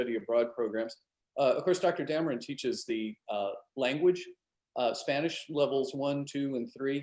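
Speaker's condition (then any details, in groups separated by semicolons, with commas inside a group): No condition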